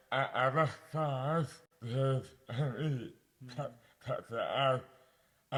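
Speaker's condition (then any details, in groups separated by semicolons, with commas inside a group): Dystonia; mouth impairment affects speech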